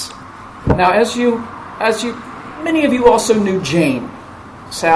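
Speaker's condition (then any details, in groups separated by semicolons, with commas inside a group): No condition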